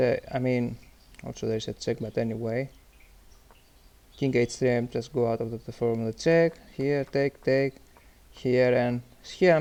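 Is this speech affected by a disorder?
No.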